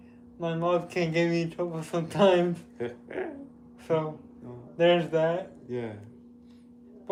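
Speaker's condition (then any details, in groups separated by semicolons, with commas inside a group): Cerebral palsy; with developmental delay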